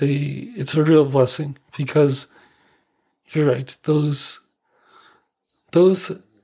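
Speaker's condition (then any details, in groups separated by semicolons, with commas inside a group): ALS; familial ALS, feeding tube surgery, lost use of one hand, aspiration pneumonia ER visit; voice slightly altered, facial and jaw changes, no slurring, stuck secretions impair voice and swallowing, worse in dry Calgary, better when humid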